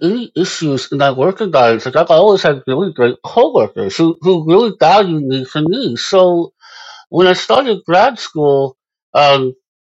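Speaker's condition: Moebius syndrome; congenital

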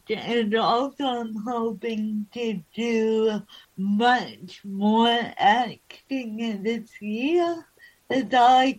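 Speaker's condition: Cerebral palsy

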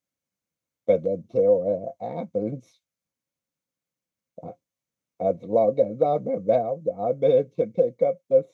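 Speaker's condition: Speech impediment

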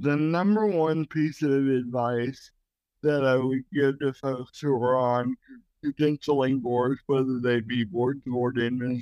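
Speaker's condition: Cerebral palsy

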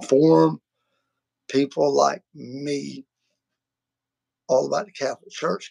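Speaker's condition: Vocal cord surgery; multiple vocal cord surgeries

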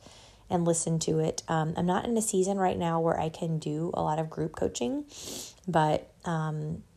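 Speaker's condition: No condition

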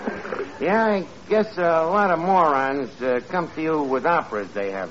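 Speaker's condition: No condition

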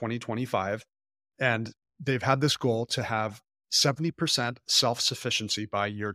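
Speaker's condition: No condition

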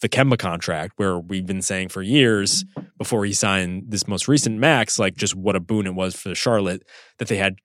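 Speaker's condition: No condition

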